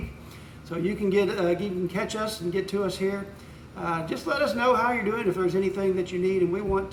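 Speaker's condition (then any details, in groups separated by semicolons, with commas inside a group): No condition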